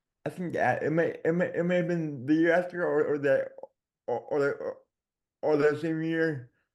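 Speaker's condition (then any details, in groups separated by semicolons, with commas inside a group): Dystonia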